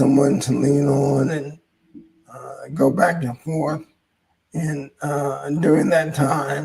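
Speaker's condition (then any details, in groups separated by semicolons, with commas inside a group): ALS; hoarse voice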